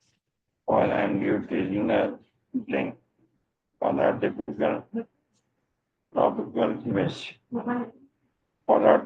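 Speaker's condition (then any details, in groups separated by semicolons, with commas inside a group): Motor neurone disease; voice strong and loud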